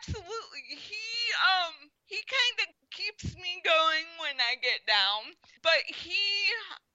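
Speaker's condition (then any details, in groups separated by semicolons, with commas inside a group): Spastic quadriplegic cerebral palsy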